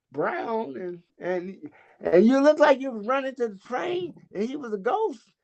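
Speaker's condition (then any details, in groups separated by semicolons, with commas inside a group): Cerebral palsy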